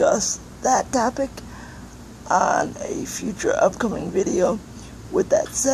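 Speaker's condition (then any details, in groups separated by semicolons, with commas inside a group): Cerebral palsy; lifelong, wheelchair user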